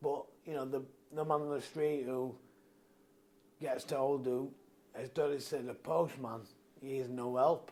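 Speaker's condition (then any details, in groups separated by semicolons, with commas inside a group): Motor neurone disease; slurred speech, worsening every week or two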